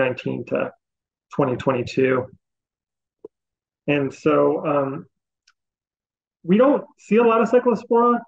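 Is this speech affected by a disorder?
No.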